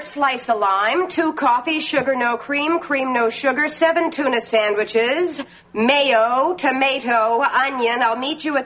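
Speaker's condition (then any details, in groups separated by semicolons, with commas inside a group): No condition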